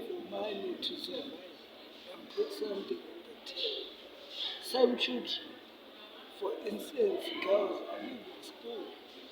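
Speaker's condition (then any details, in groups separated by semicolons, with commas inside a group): Cerebral palsy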